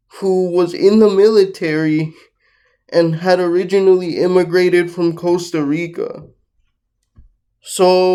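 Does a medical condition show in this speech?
Yes: cerebral palsy, mixed, mild.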